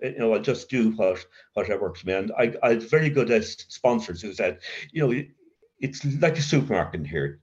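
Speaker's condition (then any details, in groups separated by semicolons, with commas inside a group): Covert stutter; severe childhood stutter with blocks, linked to adverse childhood experience, child guidance clinic, speechless while drinking; covert since early sobriety in AA, about 40 years, occasional blocks, talks easily at meetings; stutters mostly in mind, thinks ahead around feared words, voice long felt fake; repeated words, prolonged sounds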